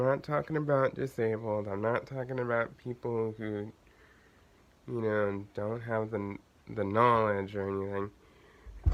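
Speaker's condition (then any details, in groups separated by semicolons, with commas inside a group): Cerebral palsy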